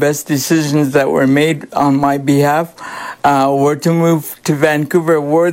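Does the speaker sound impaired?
Yes: cerebral palsy; cerebral palsy from birth.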